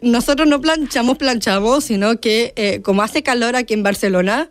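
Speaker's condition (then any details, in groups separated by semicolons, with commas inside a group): Down syndrome; congenital, diagnosed before birth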